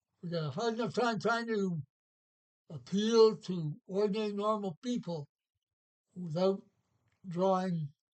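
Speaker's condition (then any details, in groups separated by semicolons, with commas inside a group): Parkinson's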